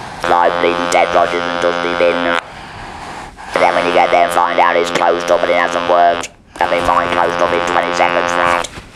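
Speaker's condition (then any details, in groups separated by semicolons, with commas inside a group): Laryngeal cancer with laryngectomy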